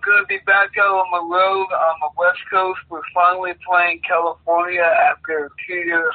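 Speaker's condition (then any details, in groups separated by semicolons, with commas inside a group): Cerebral palsy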